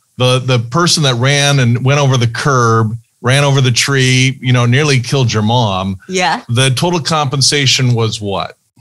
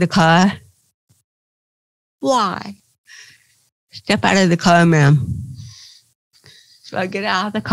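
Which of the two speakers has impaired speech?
The second: cerebral palsy; birth trauma, extreme prematurity, wore leg braces; diagnosed at 18 months; speech therapy as preschooler.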